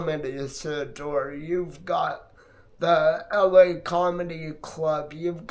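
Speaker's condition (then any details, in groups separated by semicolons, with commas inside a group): Multiple sclerosis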